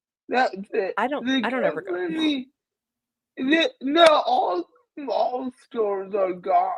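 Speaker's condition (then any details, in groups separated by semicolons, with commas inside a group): Cerebral palsy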